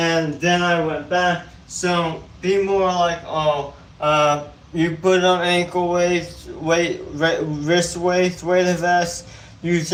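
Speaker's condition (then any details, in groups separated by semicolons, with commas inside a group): Tongue cancer surgery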